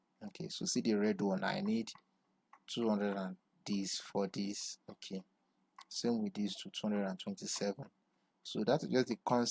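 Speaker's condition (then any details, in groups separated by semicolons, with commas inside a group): No condition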